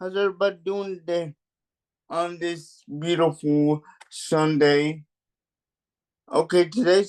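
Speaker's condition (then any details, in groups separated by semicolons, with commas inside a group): Cerebral palsy; mild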